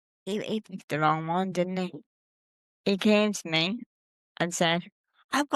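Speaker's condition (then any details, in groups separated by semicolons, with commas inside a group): Cerebral palsy; present since birth, legs affected, childhood leg operations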